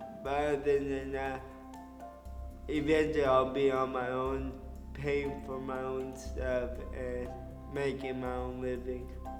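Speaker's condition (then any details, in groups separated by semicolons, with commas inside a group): Cerebral palsy; diagnosed shortly after birth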